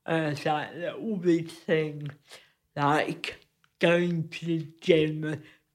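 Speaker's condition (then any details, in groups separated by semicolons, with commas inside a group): Cerebral palsy; frequent loss of balance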